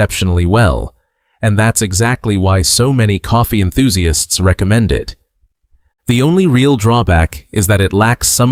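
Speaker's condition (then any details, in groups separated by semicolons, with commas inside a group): No condition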